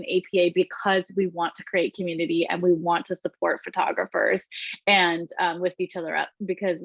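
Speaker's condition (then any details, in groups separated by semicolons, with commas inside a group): No condition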